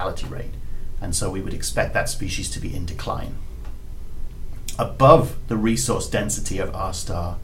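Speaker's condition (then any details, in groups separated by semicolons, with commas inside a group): No condition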